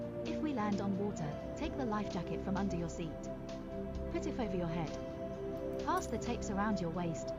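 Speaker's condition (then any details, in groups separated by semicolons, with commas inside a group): No condition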